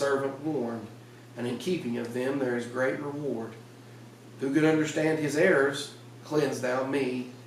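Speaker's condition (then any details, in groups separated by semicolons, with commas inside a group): No condition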